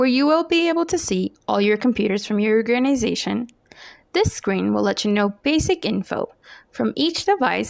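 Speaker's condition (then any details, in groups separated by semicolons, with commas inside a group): No condition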